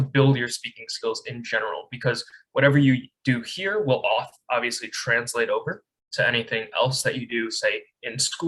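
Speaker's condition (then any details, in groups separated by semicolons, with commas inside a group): No condition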